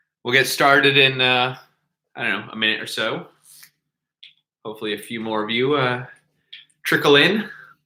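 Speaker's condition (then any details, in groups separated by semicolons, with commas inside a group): No condition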